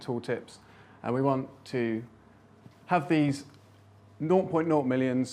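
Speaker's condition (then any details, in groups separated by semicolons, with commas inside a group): No condition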